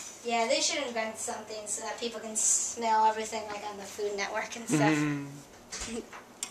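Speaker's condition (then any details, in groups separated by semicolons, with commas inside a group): No condition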